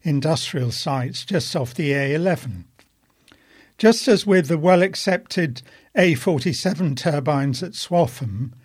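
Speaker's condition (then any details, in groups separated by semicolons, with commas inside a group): No condition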